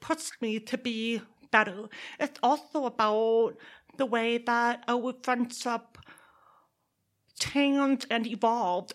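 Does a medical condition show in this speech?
Yes: deafness; born in Texas.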